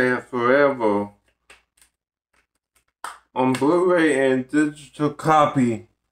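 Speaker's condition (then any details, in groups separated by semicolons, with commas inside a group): Ataxic cerebral palsy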